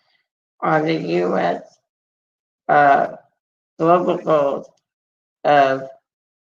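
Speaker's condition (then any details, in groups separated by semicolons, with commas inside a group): Muscular dystrophy; multiple surgeries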